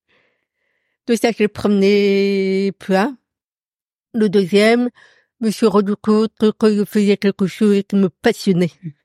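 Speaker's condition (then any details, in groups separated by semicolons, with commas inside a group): Profound congenital deafness; accent from deafness, could not speak in early childhood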